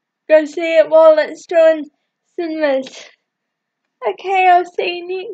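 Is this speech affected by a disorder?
Yes: cerebral palsy.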